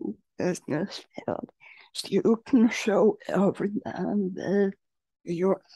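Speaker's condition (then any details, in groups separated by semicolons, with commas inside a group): Generalized dystonia; generalized, leg weakness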